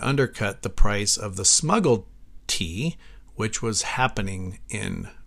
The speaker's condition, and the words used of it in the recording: No condition.